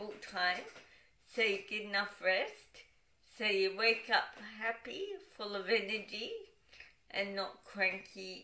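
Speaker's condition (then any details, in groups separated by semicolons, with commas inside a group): Cerebral palsy, dystonic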